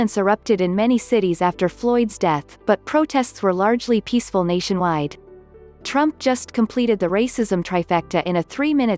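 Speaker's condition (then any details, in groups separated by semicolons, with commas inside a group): No condition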